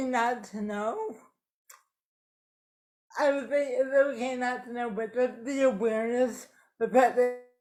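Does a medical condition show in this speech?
Yes: cerebral palsy; affects speech.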